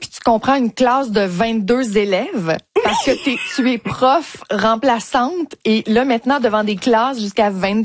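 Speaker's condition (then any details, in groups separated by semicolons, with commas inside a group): No condition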